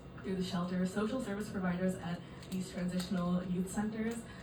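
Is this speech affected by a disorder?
No.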